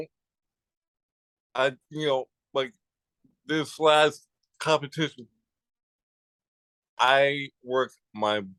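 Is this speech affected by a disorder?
Yes: cerebral palsy.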